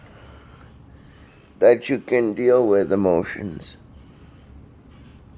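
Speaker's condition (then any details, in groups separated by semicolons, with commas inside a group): Cerebral palsy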